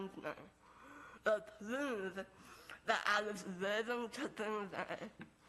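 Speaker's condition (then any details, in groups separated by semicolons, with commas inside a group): Moebius syndrome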